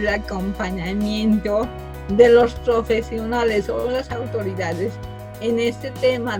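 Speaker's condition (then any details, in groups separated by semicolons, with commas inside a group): Cerebral palsy from birth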